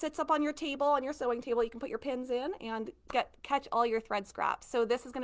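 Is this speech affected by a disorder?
No.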